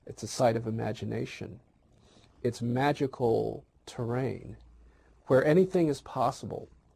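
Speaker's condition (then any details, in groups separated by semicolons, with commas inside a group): No condition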